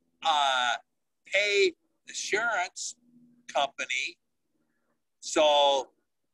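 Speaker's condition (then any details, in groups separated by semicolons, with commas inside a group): Aphasia; initially no talking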